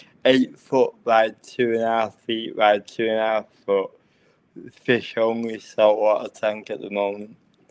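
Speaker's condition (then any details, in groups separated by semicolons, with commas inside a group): Cerebral palsy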